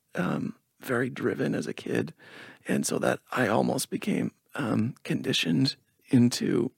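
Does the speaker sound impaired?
Yes: spasmodic dysphonia; lower voice less consistent, higher pitch more pinched but words get out.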